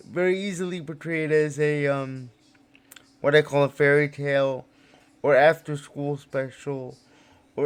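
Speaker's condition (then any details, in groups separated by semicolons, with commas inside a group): Cerebral palsy; uses voice dictation and typing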